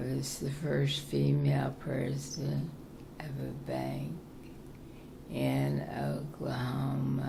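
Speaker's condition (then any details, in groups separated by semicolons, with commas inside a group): Parkinson's; very soft, low voice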